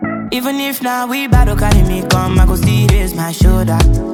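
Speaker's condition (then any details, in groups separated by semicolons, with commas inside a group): No condition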